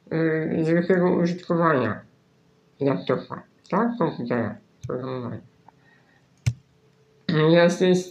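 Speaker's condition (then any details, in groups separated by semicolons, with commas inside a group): Spinal muscular atrophy; right-click via two keys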